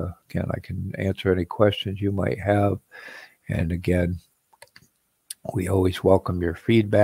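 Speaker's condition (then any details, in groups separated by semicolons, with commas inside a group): No condition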